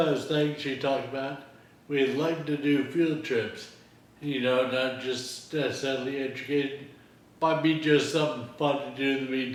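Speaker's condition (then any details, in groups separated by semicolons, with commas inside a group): Friedreich ataxia; inherited; diagnosed at age 12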